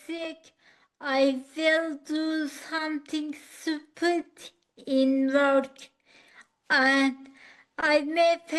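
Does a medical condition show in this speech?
Yes: acquired ataxia.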